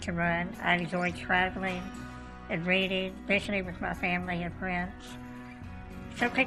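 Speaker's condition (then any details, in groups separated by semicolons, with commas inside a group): Goldenhar syndrome, cleft palate; congenital, no right ear, lung or thumb, missing right jawbone, facial bones, cleft lip and palate; permanent tracheotomy placed after clip was filmed, prevents speaking for life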